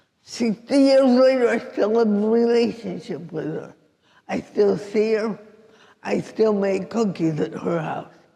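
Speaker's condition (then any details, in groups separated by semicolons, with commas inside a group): Cerebral palsy; affects walking and speech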